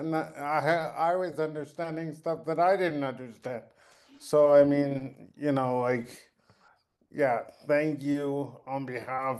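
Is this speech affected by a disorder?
Yes: cerebral palsy.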